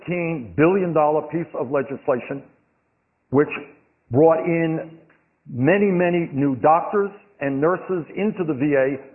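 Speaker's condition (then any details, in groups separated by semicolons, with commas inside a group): No condition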